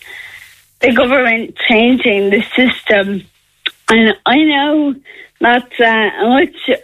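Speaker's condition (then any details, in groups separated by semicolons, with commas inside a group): Friedreich's ataxia; nerve damage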